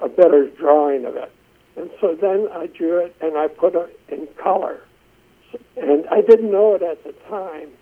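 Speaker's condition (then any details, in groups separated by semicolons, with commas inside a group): Essential tremor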